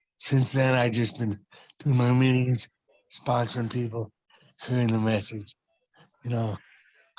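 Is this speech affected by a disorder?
Yes: traumatic brain injury; car crash.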